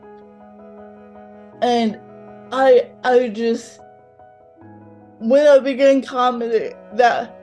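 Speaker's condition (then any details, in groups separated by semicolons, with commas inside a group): Cerebral palsy, mild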